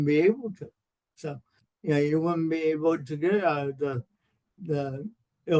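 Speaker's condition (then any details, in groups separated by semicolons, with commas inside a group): Cerebral palsy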